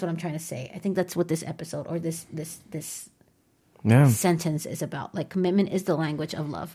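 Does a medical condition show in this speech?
No.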